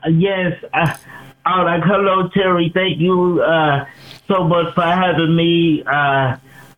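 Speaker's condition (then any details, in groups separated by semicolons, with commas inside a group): Cerebral palsy; since birth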